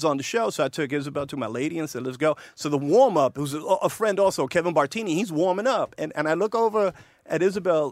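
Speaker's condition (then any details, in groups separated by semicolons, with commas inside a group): No condition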